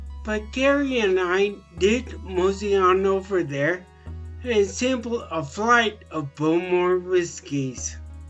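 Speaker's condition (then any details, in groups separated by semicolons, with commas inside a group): Traumatic brain injury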